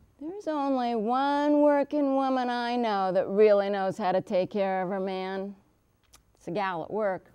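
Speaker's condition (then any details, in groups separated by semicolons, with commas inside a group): No condition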